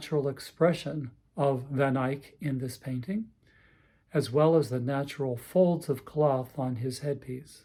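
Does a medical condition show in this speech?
No.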